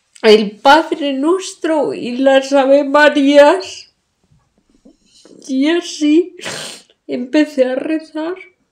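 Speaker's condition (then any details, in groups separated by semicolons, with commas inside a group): ALS; ALS, limb onset, right leg then left leg, then arms; hands and arms barely move, now affecting speech; increasingly hard to articulate, losing speech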